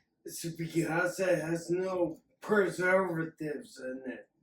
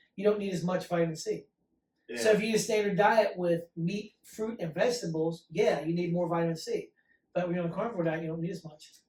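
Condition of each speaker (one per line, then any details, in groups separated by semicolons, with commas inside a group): Acquired and hereditary ataxia; acquired ataxia accelerating hereditary ataxia, stroke-triggered; progressed from wheelchair to walker
No condition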